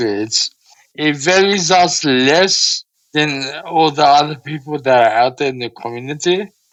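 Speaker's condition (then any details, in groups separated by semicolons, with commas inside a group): Cerebral palsy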